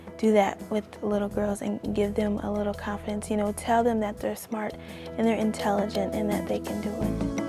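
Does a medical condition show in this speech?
No.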